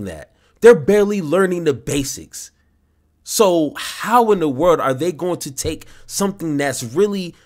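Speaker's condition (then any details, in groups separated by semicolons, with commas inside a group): No condition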